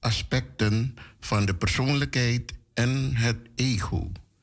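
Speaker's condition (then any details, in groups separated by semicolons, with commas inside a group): No condition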